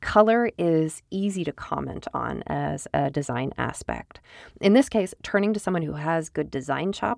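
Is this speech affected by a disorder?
No.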